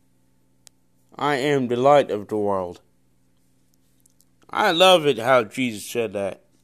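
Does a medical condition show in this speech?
Yes: cerebral palsy; congenital cerebral palsy.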